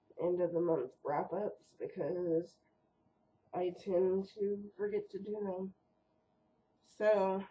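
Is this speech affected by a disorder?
Yes: cerebral palsy.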